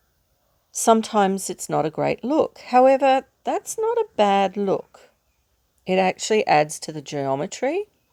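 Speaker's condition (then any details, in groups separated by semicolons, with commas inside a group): No condition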